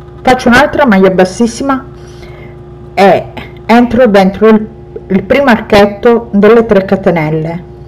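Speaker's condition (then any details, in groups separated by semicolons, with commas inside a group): No condition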